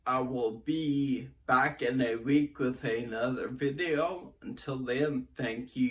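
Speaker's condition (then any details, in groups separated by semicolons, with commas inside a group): Brain injury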